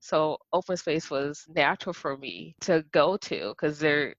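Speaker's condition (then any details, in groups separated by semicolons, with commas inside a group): No condition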